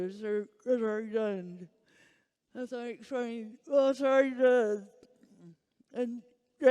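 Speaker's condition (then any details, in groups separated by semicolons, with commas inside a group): Huntington's disease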